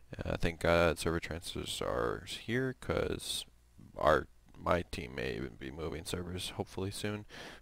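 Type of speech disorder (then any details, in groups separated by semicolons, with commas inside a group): None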